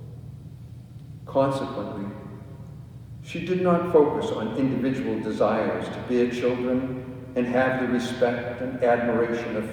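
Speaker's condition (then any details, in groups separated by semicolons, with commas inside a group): No condition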